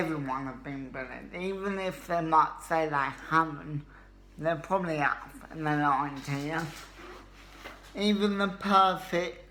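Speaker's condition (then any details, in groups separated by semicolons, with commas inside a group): Cerebral palsy; wheelchair user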